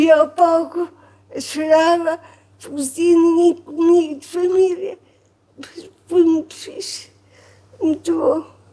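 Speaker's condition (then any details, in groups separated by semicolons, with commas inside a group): Cerebral palsy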